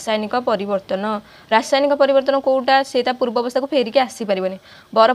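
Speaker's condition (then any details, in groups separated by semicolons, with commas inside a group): No condition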